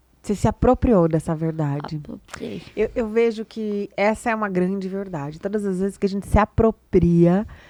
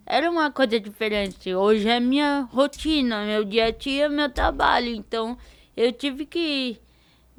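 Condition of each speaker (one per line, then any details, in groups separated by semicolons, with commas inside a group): No condition
Cerebral palsy; diparetic form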